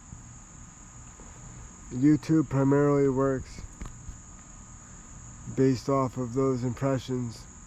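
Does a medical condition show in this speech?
Yes: cerebral palsy, spastic.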